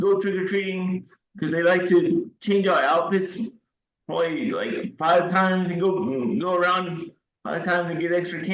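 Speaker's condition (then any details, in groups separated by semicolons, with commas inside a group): Cerebral palsy, severe; wheelchair user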